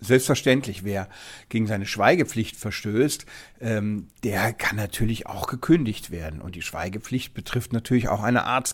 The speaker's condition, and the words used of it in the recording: No condition.